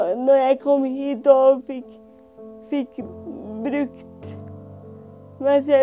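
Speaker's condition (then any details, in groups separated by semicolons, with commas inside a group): Cerebral palsy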